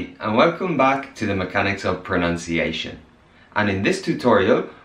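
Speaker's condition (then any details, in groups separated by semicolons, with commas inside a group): No condition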